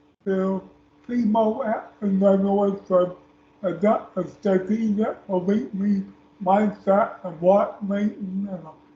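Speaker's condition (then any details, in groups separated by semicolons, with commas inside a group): Speech impairment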